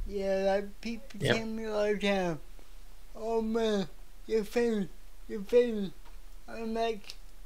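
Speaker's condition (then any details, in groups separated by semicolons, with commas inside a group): Cerebral palsy; speech affected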